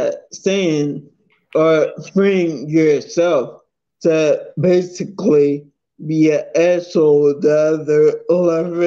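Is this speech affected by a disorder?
Yes: multiple sclerosis.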